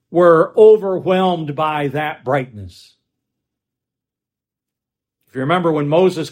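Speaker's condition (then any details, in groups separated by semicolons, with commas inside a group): No condition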